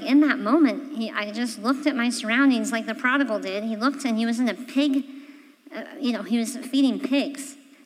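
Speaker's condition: Cleft palate; congenital

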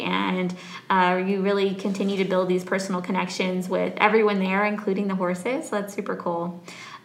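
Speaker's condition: No condition

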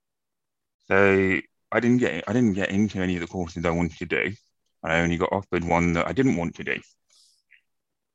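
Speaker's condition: Profound deafness, acquired from meningitis

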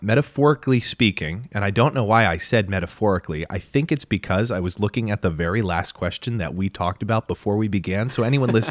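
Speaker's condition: No condition

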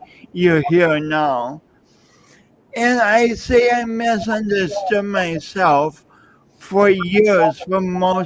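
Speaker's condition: Speech impediment; audible impediment

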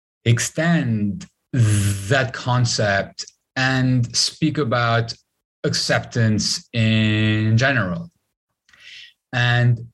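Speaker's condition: Stutter; lifelong stutter, grew up stuttering in Lebanon, avoided speaking almost entirely for over 25 years; stutter may sound like internet problems, repeated fillers such as eh; prolonged sounds, blocks

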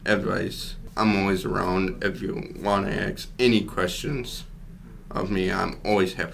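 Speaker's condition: Cerebral palsy; since birth

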